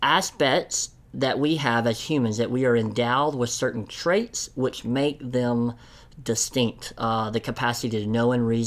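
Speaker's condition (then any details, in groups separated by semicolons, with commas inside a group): Cleft lip and palate; congenital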